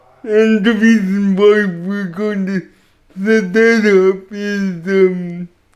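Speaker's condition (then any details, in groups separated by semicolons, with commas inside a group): Cerebral palsy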